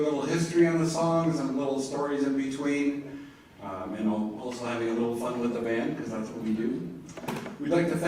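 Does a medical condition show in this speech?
No.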